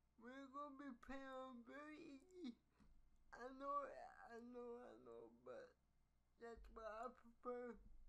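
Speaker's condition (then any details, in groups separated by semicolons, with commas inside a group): Cerebral palsy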